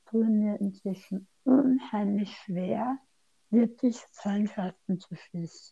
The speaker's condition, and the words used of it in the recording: Tongue cancer surgery. Also ich würde dich auch bitten, ich neige leider dazu, dann sehr schnell zu sprechen.